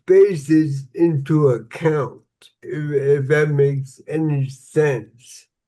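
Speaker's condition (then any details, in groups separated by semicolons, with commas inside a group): Cerebral palsy; somewhat slurred speech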